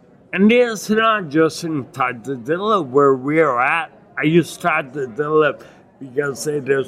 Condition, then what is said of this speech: Ataxia. When I speak, it feels like an elephant is on top of my chest.